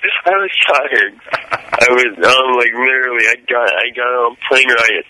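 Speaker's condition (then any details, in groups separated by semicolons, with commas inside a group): Cerebral palsy; symptoms much milder than the character's, no crutches in real life; less stutter than the character portrayed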